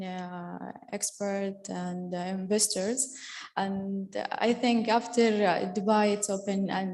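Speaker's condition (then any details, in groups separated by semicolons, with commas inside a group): No condition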